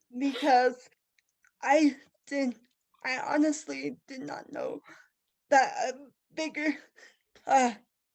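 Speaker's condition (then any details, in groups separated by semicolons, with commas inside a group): Cerebral palsy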